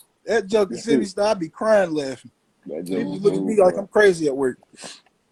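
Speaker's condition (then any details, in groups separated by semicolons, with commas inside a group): No condition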